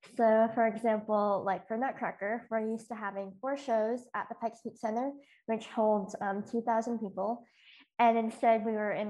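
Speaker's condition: Cleft lip and palate

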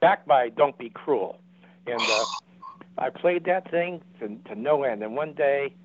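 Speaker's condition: No condition

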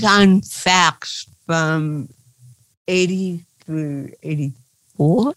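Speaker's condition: Cerebral palsy; chronic pain

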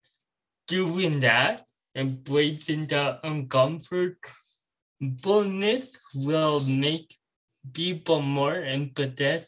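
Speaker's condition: Cerebral palsy

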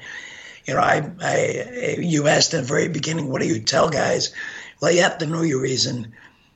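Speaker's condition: Gunshot injury to voice box; shot 15 times

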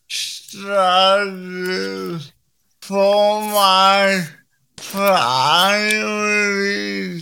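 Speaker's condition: Cerebral palsy; present from birth

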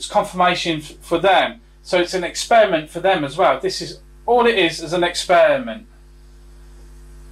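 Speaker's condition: No condition

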